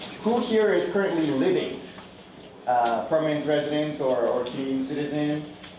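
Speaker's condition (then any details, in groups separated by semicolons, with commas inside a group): No condition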